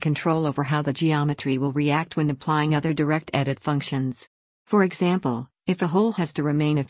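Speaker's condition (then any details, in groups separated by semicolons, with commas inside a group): No condition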